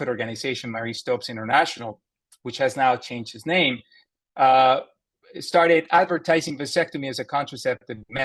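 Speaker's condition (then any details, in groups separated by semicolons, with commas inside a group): No condition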